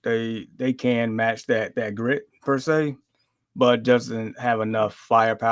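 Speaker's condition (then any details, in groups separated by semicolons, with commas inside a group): No condition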